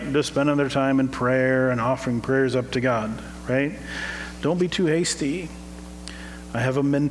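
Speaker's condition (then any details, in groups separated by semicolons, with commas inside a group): No condition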